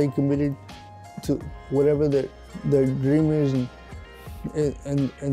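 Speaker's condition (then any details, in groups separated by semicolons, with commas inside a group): Cerebral palsy; cerebral palsy, premature birth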